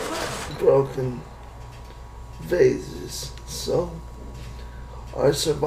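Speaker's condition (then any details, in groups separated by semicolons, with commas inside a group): Cerebral palsy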